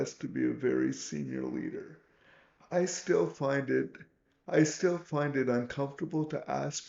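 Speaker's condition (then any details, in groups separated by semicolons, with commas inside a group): Cerebral palsy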